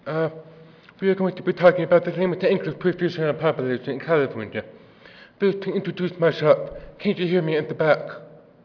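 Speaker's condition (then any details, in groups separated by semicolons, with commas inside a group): Deafness; works with interpreters; deaf accent, offers to repeat if not understood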